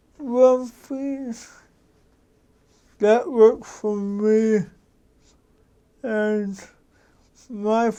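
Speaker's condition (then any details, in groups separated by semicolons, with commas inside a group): Cerebral palsy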